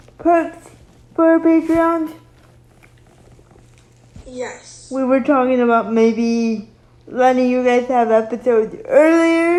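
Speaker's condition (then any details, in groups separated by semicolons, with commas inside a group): Cerebral palsy; can speak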